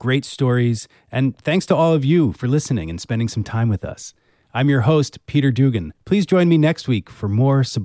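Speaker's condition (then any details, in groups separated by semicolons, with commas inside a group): No condition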